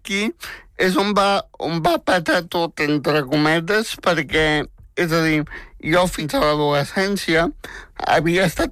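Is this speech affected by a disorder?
Yes: spastic tetraplegic cerebral palsy; from birth, twin embryo died in complex pregnancy, premature, wheelchair user, much physiotherapy; very talkative since age 3, worked hard to make people understand speech.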